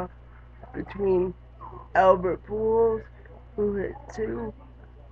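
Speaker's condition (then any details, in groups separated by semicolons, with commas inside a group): Cerebral palsy; lifelong, wheelchair user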